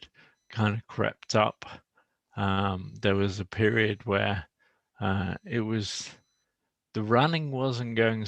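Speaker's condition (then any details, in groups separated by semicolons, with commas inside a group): Motor neuron disease; speech a little slow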